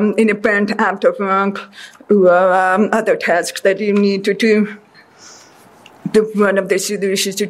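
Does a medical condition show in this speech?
Yes: deafness; deaf since childhood, reads lips, needed classroom accommodations from kindergarten; speech therapy most of life with Mindy Kobomis, learning to talk, hear and pronounce words.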